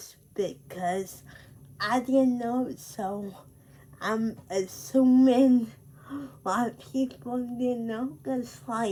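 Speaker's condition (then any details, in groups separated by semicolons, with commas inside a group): Cerebral palsy; speech affected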